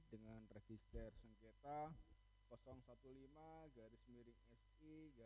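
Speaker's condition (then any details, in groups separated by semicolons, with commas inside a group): No condition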